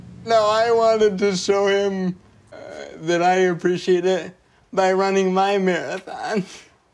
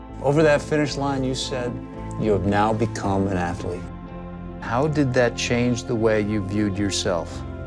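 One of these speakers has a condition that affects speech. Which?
The first: cerebral palsy; present from birth, multiple surgeries and therapies; age 19, assisted in most daily tasks, physical therapy twice weekly; speaks short phrases, pauses to catch breath.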